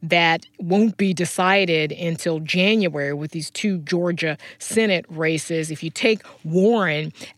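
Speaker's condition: No condition

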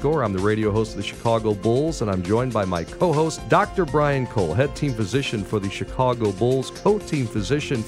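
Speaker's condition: No condition

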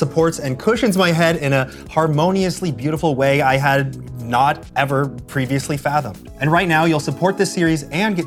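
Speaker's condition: No condition

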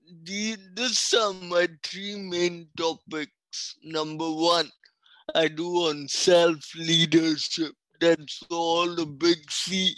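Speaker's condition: Cerebral palsy; speech affected

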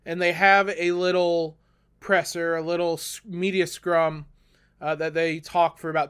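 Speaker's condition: No condition

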